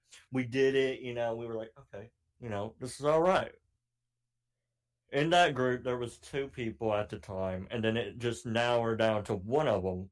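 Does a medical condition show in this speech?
Yes: cleft palate; cleft palate since childhood.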